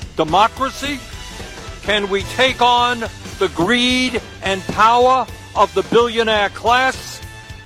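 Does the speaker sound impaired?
No.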